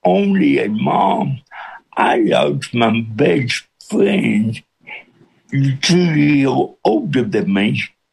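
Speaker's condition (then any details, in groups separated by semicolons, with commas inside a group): Cerebral palsy with speech impediment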